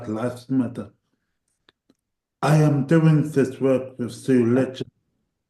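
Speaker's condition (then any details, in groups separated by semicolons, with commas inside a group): Cerebral palsy; voice tires at times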